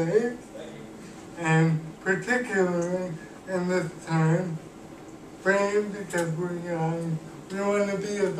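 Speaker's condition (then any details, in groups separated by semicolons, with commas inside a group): Cerebral palsy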